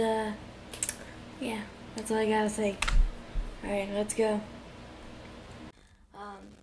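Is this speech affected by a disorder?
Yes: cerebral palsy.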